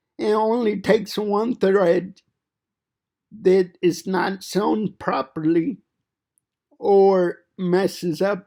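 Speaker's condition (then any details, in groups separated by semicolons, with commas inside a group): Cerebral palsy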